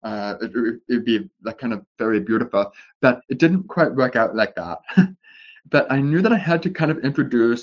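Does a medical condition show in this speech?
Yes: deafness with speech impediment; born deaf, years of speech therapy, English not familiar, cannot really hear voices in interviews; speech shaped by years of speech therapy; some words difficult to say, must adjust tongue to speak properly.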